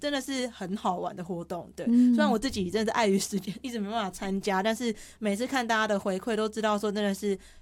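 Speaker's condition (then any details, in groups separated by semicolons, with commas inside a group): Hearing impairment; hearing impairment present since at least junior high school; clear articulation per host, self-reports sometimes slightly unclear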